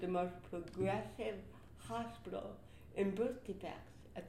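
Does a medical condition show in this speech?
Yes: cerebral palsy; athetoid type, born 3 months premature after mother's fall, diagnosed at 18 months at UCLA.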